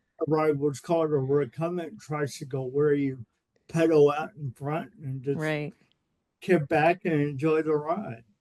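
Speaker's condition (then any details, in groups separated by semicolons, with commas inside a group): Cerebral palsy; spastic diplegia, birth brain hemorrhage, not breathing 90 minutes; since birth, about 55 years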